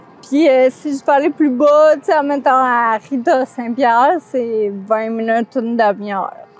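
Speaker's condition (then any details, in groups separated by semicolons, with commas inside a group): Friedreich's ataxia; cerebellar, poor balance and coordination, spasms, scoliosis surgery; diagnosed age 11-12, uses a wheelchair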